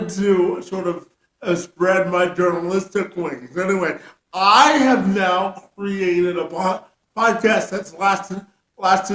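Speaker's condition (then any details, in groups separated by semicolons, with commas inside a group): Spastic quadriplegic cerebral palsy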